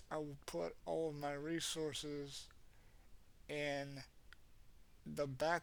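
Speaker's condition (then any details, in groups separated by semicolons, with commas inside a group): Cerebral palsy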